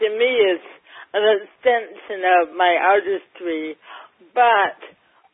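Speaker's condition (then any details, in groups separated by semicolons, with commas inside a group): Cerebral palsy, mild; mildly affects speech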